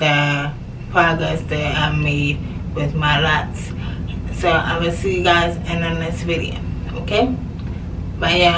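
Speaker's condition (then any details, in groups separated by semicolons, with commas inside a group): Cerebral palsy; from birth, left leg affected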